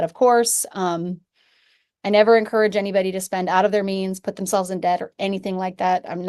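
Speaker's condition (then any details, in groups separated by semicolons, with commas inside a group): No condition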